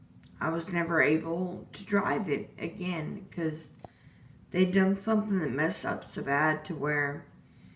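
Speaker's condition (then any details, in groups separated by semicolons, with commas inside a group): Disability causing slurred speech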